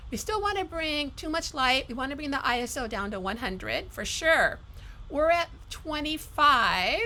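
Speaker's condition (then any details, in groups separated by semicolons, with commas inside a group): No condition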